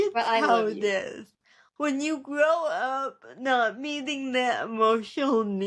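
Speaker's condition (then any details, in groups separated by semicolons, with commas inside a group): Cerebral palsy; spastic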